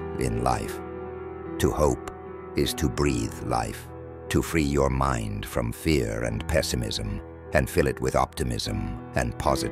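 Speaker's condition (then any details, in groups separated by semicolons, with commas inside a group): No condition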